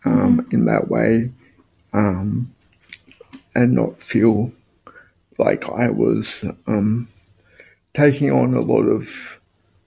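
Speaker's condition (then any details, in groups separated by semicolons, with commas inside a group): Spastic quadriplegic cerebral palsy; all four limbs affected, motorized wheelchair as main mobility aid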